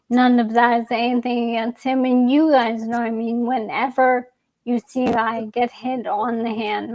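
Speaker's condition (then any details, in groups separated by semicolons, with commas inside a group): ALS; progressive motor neuron loss, non-genetic form; young-onset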